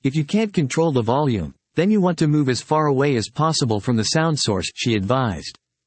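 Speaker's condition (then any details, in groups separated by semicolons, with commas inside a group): No condition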